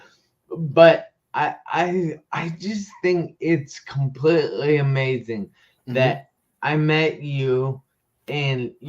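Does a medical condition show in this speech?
Yes: traumatic brain injury.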